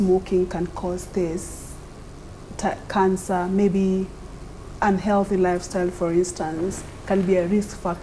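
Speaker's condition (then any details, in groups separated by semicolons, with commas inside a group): No condition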